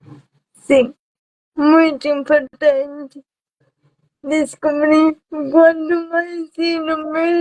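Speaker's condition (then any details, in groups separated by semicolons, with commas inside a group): Cerebral palsy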